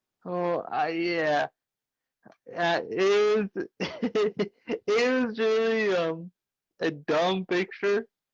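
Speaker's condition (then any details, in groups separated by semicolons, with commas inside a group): Traumatic brain injury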